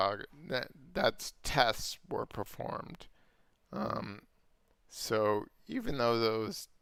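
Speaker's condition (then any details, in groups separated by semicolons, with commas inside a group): Multiple sclerosis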